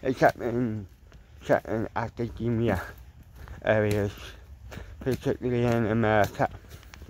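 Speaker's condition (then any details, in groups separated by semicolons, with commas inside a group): Cerebral palsy, mild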